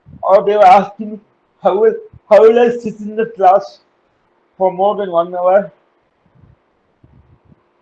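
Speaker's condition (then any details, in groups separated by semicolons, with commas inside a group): Cerebral palsy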